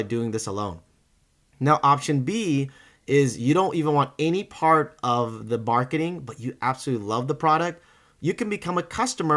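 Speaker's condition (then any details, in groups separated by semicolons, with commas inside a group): No condition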